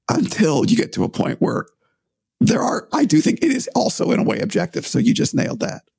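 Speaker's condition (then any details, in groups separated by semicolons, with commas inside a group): Vocal cord surgery; vocal cord problem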